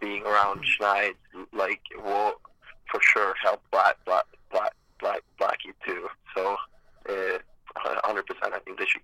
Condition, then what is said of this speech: Stuttering. You hear my stuttering. I can't do media.